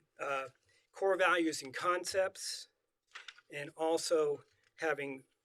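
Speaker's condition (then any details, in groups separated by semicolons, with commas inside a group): No condition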